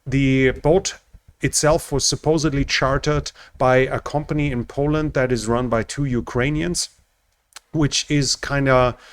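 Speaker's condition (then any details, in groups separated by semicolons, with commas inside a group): No condition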